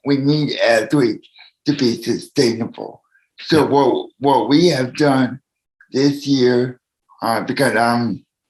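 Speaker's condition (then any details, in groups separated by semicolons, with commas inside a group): Cerebral palsy; needs assistance from others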